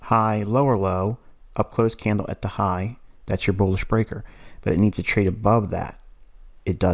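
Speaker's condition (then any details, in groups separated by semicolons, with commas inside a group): No condition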